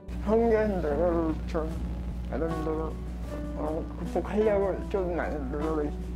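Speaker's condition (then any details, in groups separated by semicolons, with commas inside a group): Brain lesion disability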